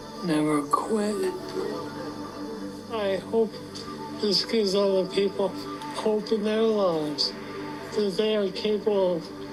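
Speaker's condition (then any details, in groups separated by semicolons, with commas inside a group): Parkinson's disease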